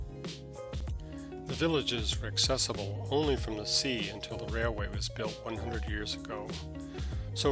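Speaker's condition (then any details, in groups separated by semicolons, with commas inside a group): No condition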